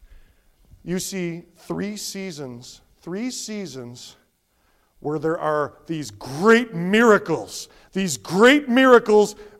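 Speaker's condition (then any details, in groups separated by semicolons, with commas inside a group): No condition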